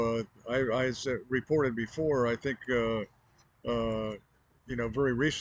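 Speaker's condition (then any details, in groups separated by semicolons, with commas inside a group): No condition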